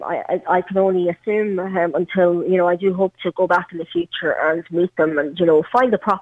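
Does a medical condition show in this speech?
Yes: cleft palate; congenital, parents' Chernobyl radiation exposure, premature, over twenty surgeries, leg amputated, prosthetic limb age 12; all needed treatment received in Ireland, leads normal active life.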